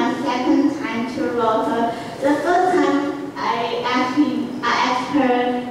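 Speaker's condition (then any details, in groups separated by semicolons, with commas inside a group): Cerebral palsy; right side affected, childhood surgery for toe-walking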